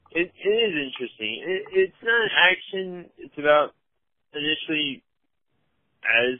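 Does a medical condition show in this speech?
Yes: cerebral palsy, mild; had speech therapy.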